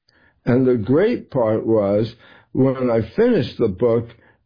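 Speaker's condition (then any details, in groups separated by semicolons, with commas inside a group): Tongue cancer; first signs hearing problem and ear pain, seen by ENT doctor, throat scan malignant then benign; slurred speech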